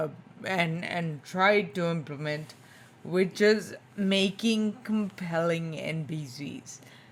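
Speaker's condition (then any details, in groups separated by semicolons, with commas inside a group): Spinocerebellar ataxia type 2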